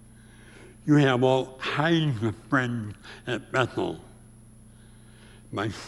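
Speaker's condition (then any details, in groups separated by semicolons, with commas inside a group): Severe speech impediment; could not talk at all as young child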